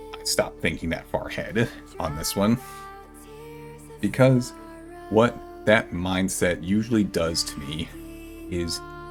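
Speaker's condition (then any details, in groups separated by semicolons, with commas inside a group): No condition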